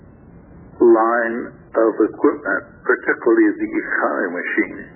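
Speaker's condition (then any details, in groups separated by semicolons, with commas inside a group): Stroke affecting throat muscles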